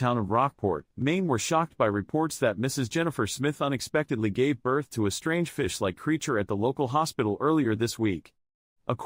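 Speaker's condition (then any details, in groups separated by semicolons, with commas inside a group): No condition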